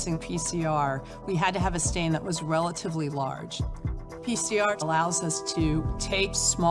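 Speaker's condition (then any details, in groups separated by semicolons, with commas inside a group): No condition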